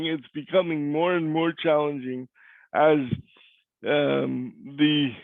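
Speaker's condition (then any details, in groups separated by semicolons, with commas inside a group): Cerebral palsy; voice is different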